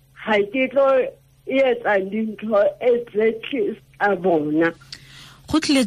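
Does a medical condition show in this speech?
Yes: cerebral palsy; present from birth, affects walking and hand use, uses hands in a different way, takes her time; affects speech.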